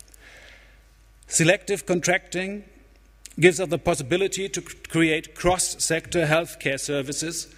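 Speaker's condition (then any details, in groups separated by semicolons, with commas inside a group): No condition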